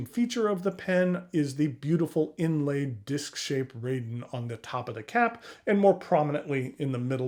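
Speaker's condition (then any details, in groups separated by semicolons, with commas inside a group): No condition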